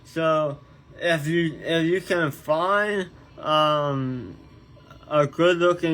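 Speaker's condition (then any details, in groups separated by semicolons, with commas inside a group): Tongue cancer surgery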